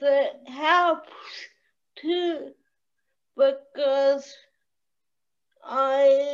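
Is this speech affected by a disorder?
Yes: cerebral palsy.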